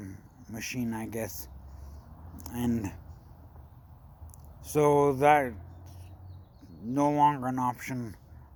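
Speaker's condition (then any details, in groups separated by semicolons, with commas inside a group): Brain injury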